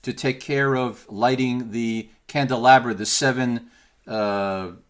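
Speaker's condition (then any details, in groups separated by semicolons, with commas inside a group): No condition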